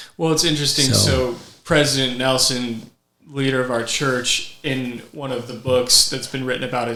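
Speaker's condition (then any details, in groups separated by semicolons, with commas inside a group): No condition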